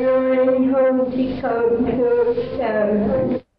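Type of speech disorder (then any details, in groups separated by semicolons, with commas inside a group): Spastic dysarthria; cerebral palsy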